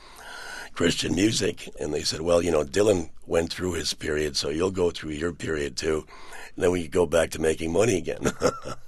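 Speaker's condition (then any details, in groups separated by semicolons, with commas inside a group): Partial laryngectomy for throat cancer; throat cancer surgery, 80% of larynx removed, Cleveland Clinic experimental surgery attaching left neck muscles to larynx; unable to speak about 2 years, early voice like Brando in The Godfather, improved, called sexy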